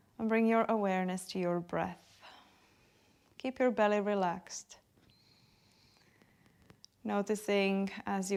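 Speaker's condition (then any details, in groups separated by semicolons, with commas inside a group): No condition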